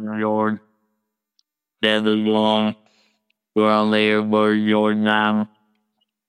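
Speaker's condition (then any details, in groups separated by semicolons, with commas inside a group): Laryngectomy, total laryngectomy with electrolarynx; robotic electric wand voice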